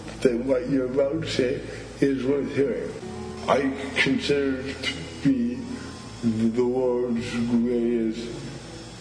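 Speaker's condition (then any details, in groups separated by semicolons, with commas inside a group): Stuttering; stuttering since at least teenage years; prolonged sounds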